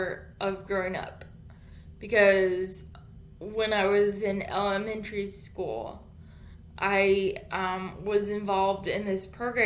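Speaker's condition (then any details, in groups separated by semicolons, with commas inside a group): Cerebral palsy; infant ventilator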